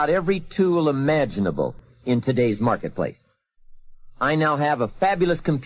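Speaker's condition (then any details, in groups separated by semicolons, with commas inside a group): No condition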